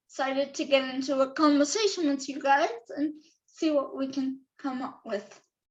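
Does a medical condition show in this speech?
Yes: cerebral palsy; affects all four limbs.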